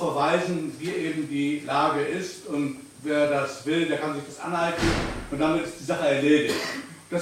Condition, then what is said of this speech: None; typical speech.